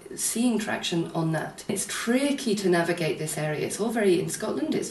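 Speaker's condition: No condition

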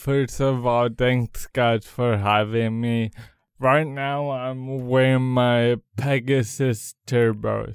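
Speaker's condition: Cerebral palsy; congenital

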